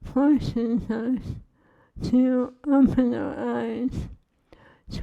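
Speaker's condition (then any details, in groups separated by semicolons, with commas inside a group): ALS; feeding tube; swallowing lost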